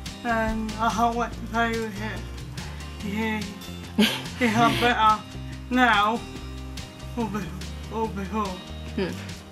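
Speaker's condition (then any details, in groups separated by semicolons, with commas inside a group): Cerebral palsy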